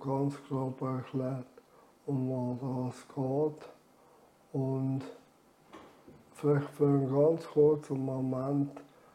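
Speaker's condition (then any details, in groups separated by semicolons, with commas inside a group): ALS; reduced air makes talking effortful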